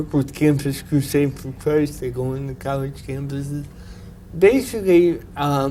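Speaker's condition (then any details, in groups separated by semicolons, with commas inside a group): Cerebral palsy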